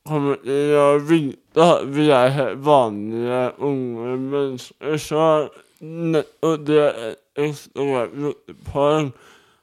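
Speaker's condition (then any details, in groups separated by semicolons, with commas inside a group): Cerebral palsy; wheelchair user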